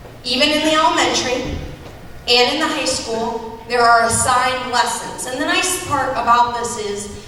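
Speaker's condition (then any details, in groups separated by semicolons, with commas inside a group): No condition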